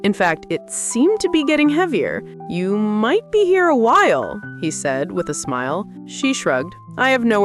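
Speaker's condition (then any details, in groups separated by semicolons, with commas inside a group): No condition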